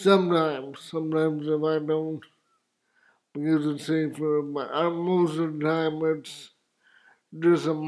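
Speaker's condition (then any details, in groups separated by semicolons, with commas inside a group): Cerebral palsy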